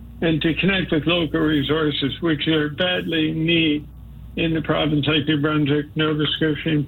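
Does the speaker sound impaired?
Yes: Parkinson's disease; onset at age 52, deep brain stimulation to reduce heavy medication doses, medication side effects like dyskinesia.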